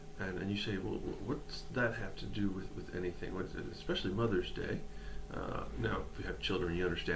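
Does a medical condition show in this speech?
No.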